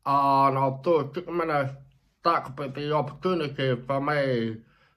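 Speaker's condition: Deafness; born deaf, childhood speech therapy at John Tracy speech therapy school in US

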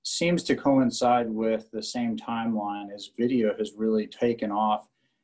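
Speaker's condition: No condition

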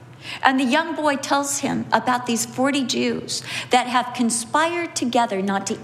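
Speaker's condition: No condition

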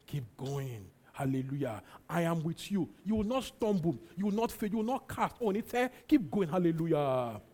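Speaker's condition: No condition

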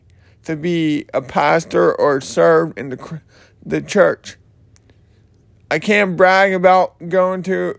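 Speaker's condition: Cerebral palsy; slurred speech

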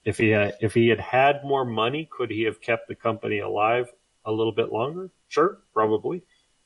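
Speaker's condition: No condition

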